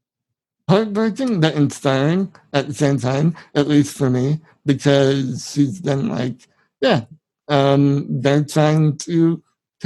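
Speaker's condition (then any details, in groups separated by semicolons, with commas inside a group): Spinal muscular atrophy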